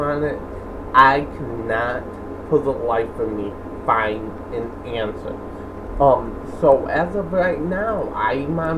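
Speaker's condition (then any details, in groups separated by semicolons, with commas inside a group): Cerebral palsy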